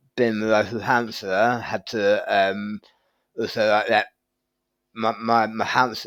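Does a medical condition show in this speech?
Yes: tongue cancer surgery; right-side tongue surgery.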